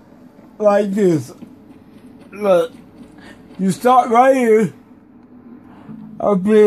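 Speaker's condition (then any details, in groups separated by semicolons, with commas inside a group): Cerebral palsy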